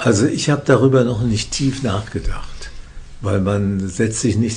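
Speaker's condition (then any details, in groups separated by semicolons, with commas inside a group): Parkinson's disease; diagnosed by a psychiatrist, treated by professor Jens Volkmann in Würzburg, on medication; physically active, symptoms barely noticeable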